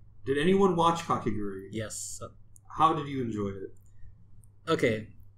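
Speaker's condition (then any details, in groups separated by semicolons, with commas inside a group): No condition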